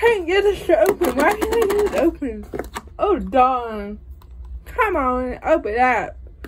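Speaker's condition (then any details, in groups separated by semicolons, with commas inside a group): Cerebral palsy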